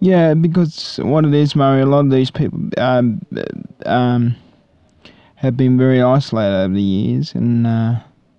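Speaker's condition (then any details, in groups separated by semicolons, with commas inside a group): Cerebral palsy; cerebral palsy from birth, brain damage from lack of oxygen to brain at birth, 33 years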